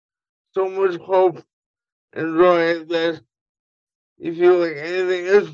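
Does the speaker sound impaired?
Yes: cerebral palsy; voice affected once in a while, talks funny sometimes, mental capability unaffected.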